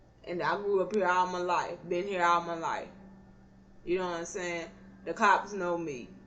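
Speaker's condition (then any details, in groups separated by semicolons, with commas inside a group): Cerebral palsy; not paralyzed, can stand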